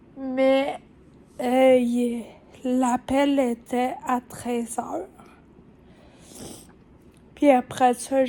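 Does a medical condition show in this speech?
Yes: ataxia; degenerative.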